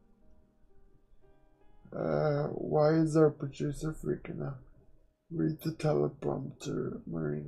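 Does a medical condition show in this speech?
Yes: quadriplegic cerebral palsy; uses one hand.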